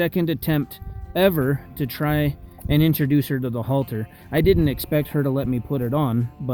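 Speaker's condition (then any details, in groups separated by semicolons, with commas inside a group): No condition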